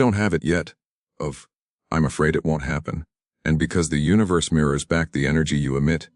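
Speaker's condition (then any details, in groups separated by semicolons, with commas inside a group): No condition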